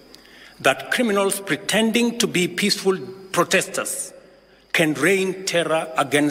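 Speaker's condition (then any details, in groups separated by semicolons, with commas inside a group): No condition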